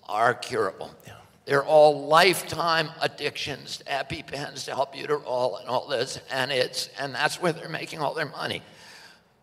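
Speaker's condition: Spasmodic dystonia; onset age 42

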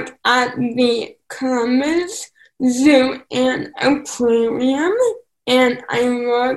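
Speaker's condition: Cerebral palsy; some mental developmental delay

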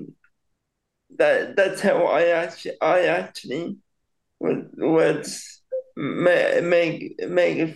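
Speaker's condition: Cerebral palsy; very slightly delayed speech

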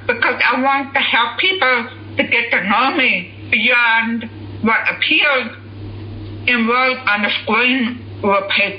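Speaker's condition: Deafness; uses caption phone; accent, voice search does not recognise voice

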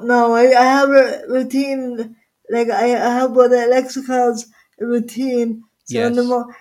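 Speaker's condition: Quadriplegic cerebral palsy; full-time wheelchair user

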